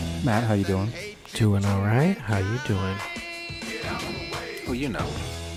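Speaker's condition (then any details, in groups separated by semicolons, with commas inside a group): No condition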